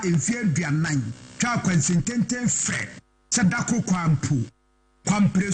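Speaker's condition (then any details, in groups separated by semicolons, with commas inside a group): No condition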